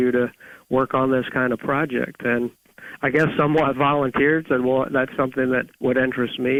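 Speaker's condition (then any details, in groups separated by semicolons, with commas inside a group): No condition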